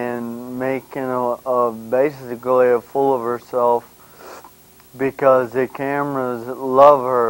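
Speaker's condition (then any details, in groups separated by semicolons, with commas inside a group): Brain injury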